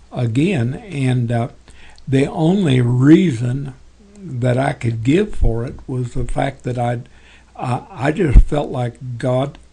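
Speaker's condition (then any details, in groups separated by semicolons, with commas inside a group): Parkinson's; tremors as early symptom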